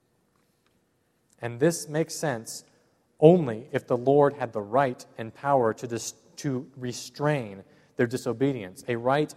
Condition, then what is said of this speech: No condition.